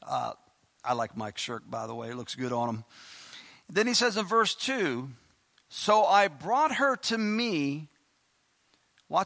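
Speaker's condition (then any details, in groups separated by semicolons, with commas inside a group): No condition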